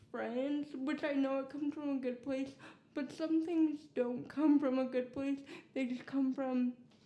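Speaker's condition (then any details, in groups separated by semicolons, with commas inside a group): Cerebral palsy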